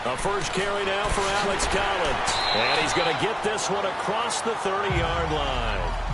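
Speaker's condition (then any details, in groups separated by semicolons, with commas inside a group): No condition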